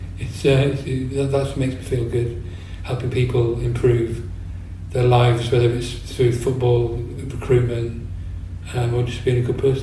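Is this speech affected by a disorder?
Yes: Parkinson's disease; years since diagnosis, on medication, walking affected, medication helps standing, symptoms worse when inactive.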